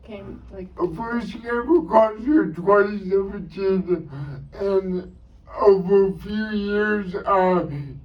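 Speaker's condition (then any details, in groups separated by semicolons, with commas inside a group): Cerebral palsy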